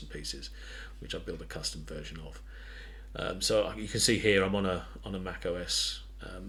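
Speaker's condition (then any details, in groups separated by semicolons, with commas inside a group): No condition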